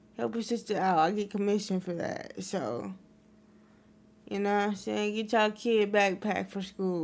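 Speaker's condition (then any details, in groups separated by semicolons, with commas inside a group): Cerebral palsy; wheelchair user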